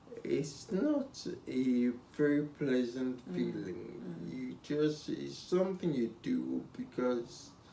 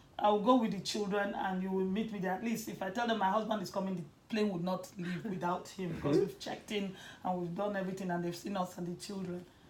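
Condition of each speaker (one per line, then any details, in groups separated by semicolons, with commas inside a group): Spinocerebellar ataxia (sca7)
No condition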